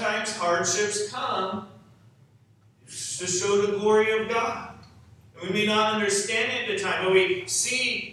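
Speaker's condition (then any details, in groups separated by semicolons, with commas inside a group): No condition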